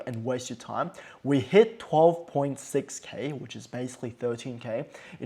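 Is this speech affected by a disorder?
No.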